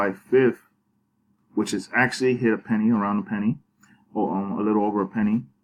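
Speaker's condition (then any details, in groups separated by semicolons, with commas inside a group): No condition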